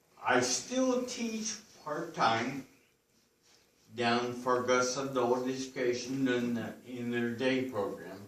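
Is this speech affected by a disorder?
Yes: Friedreich's ataxia.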